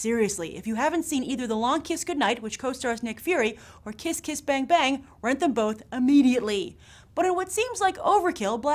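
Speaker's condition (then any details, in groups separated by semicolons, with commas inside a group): No condition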